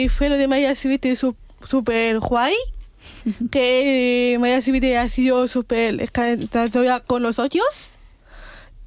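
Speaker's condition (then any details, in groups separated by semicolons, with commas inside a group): Down syndrome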